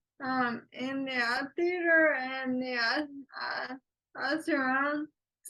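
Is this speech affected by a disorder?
Yes: ALS.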